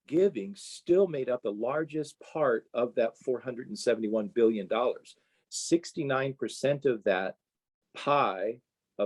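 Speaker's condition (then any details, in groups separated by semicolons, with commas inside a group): No condition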